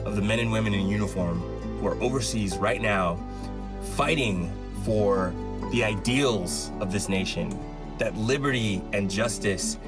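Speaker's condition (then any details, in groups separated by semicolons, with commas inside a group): No condition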